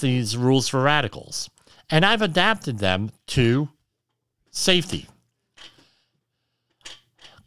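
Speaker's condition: Cleft lip and palate

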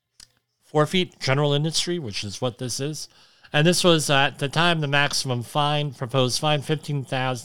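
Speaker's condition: Cleft lip and palate; has tinnitus

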